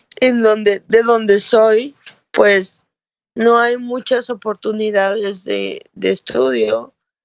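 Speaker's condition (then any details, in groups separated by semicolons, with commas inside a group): Cerebral palsy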